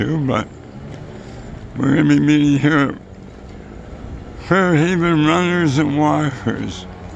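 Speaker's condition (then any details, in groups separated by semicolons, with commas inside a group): Oral cancer; base of tongue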